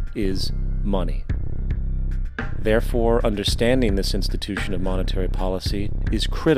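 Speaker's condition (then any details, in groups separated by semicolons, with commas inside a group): No condition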